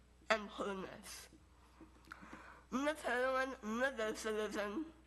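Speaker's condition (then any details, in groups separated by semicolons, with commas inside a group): Moebius syndrome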